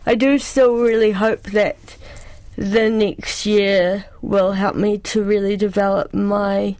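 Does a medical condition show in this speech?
Yes: cerebral palsy; cerebral palsy since childhood, presses really hard when writing.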